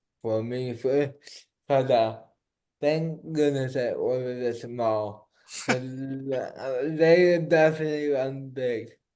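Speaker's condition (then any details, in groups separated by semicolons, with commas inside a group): Cerebral palsy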